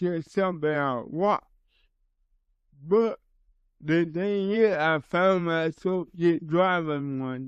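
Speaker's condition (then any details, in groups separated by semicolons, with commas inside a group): Cerebral palsy; from birth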